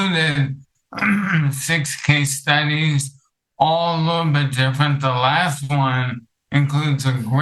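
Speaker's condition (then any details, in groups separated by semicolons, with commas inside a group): ALS; affects vocal cords; hard to talk long, less clear speech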